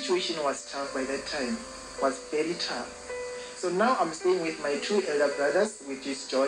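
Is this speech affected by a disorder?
No.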